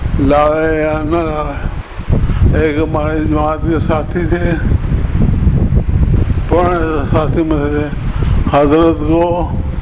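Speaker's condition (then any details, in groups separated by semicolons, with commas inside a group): Difficulty speaking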